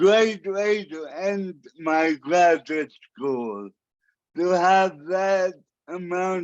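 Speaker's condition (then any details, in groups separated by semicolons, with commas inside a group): Cerebral palsy; talks despite predictions he might never talk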